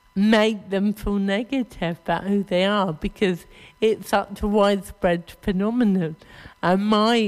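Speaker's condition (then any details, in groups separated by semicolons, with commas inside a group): Cerebral palsy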